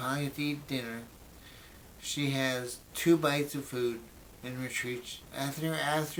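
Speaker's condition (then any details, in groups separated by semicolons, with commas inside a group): Brain injury; memory greatly affected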